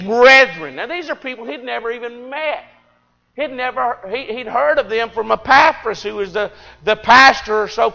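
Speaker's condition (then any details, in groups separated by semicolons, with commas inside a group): No condition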